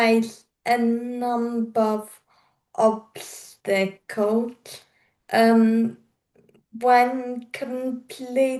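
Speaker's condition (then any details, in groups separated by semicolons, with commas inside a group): Cerebral palsy; affects mobility, walks with cane walker, wheelchair for long distances; slower speaking pace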